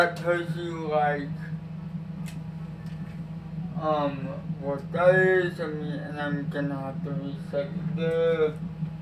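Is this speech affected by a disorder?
Yes: cerebral palsy; affects legs.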